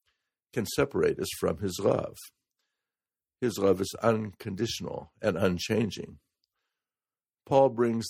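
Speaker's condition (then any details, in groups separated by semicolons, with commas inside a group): No condition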